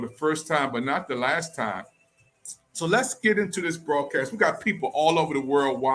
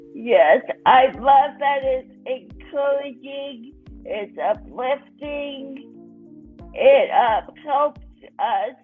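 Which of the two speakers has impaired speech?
The second: cerebral palsy.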